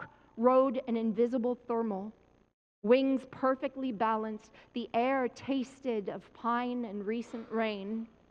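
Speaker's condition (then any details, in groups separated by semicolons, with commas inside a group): No condition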